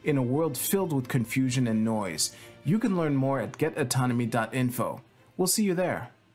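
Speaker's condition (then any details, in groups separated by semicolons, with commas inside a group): No condition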